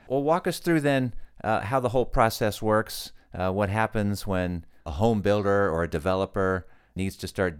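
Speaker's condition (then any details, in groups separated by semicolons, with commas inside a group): No condition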